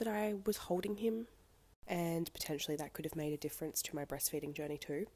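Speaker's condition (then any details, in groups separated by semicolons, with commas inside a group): No condition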